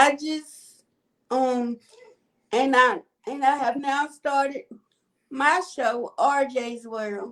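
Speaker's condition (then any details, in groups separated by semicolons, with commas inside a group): Cerebral palsy; quadriplegic type, all four limbs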